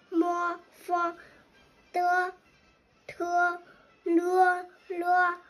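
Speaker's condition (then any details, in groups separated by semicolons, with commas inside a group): Cerebral palsy; premature birth, hypoxia-ischemia; ongoing rehabilitation, learning to walk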